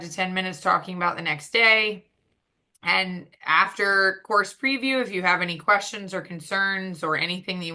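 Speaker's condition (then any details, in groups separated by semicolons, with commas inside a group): No condition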